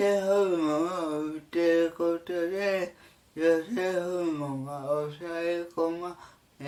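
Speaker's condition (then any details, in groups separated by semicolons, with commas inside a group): Cerebral palsy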